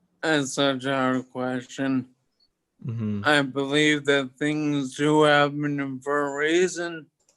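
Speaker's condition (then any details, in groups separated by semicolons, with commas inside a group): Toxic leukoencephalopathy, locked-in syndrome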